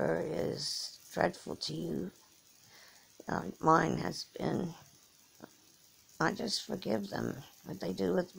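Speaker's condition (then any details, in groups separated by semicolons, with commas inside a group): Cerebral palsy; from birth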